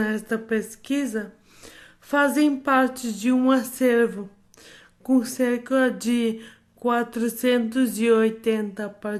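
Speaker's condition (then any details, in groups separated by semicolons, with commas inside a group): Amyotrophic lateral sclerosis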